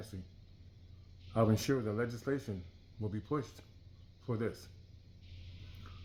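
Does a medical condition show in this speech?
No.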